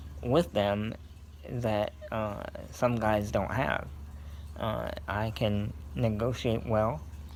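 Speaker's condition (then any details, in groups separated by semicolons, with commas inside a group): Cerebral palsy; scoliosis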